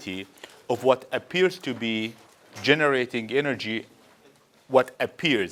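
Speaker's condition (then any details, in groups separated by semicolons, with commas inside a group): No condition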